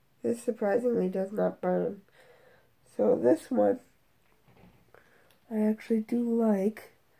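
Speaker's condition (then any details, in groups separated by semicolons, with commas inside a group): Cerebral palsy; both hands affected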